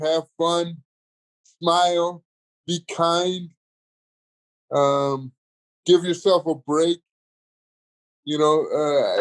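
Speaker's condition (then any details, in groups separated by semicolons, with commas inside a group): Cerebral palsy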